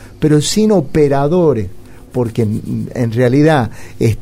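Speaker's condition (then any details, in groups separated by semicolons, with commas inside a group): No condition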